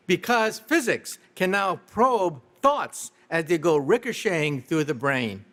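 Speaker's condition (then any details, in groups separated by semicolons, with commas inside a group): No condition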